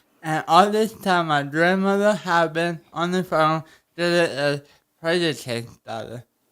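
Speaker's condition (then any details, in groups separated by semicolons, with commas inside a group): Cerebral palsy; spine surgery; able to walk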